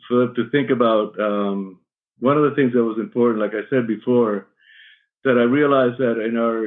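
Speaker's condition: Parkinson's; shaky voice, may stumble on words

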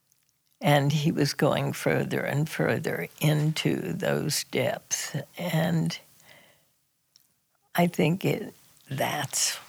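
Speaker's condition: Spasmodic dysphonia; diagnosis took six years, made at Johns Hopkins by neurologist and otolaryngologist, basal ganglia signal fault; Botox injections into vocal cords once or twice a year, in Portland, Oregon; strange, strangled-sounding voice, vocal cords crunch down unnaturally

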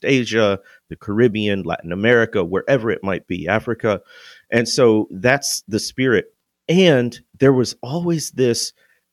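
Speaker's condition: No condition

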